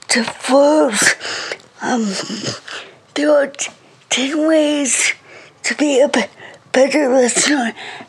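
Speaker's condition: Cerebral palsy; speech affected, reading very slow

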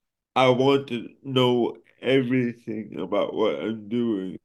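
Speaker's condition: Cerebral palsy; affects speech and motor skills

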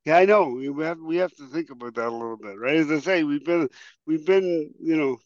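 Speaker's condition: Cerebral palsy; some 40 years ago

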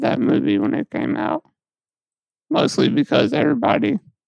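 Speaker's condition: Muscular dystrophy; lifelong, muscle atrophy and weight loss, muscle and fat lost around tailbone, repositioned in bed by mother; lack of physical control over body, sees physical therapist

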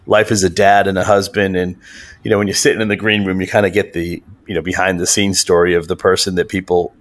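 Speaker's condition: No condition

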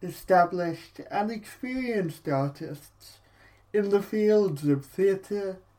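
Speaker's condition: Cerebral palsy; brain damage at or around birth

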